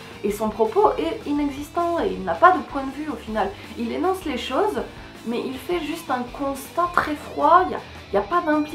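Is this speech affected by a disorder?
No.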